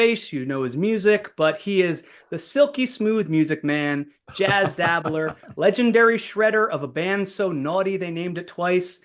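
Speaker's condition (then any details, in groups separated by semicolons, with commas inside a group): No condition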